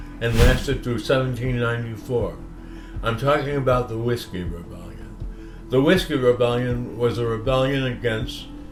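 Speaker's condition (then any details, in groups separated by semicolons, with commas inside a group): Parkinson's disease; visible shaking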